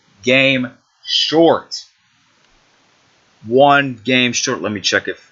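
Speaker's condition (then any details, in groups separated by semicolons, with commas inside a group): No condition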